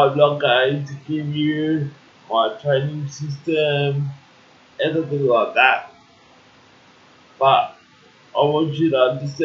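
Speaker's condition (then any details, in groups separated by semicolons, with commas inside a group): Cerebral palsy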